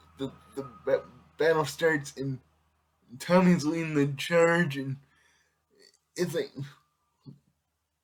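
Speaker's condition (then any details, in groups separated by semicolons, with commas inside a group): Cerebral palsy; able to speak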